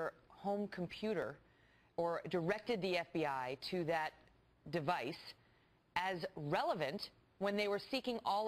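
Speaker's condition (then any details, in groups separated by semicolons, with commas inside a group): No condition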